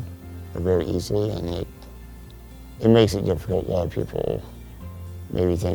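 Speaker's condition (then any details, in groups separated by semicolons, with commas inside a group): Spinal muscular atrophy; lungs affected; cannot speak loudly, lung involvement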